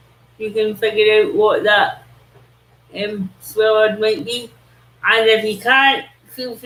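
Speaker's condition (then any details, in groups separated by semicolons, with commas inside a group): Cerebral palsy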